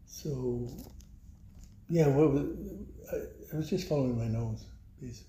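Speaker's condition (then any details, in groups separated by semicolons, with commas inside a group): Parkinson's; teaches with lavalier microphone on belt, can move around a little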